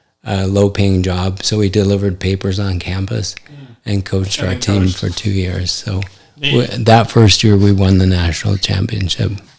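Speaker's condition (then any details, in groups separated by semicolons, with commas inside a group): ALS; affects hand function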